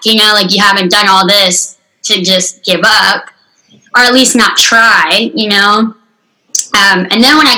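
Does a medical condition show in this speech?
Yes: unilateral cleft lip and palate, severe.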